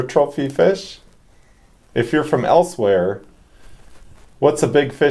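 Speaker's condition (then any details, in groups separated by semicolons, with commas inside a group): No condition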